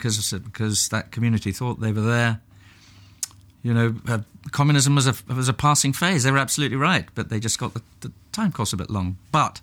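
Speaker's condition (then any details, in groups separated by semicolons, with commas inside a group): No condition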